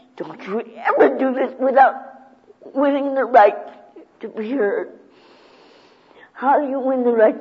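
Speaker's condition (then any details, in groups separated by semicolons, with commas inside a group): Cerebral palsy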